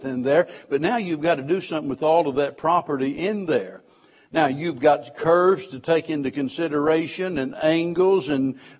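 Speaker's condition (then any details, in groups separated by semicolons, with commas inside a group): No condition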